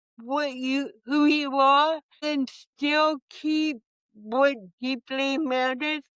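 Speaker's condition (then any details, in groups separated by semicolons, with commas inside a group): Cerebral palsy; present from birth, initially mild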